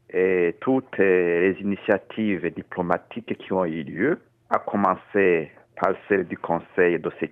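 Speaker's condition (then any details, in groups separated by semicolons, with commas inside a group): No condition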